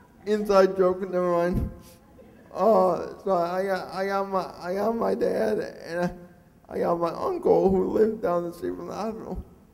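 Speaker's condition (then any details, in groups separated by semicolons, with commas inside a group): Cerebral palsy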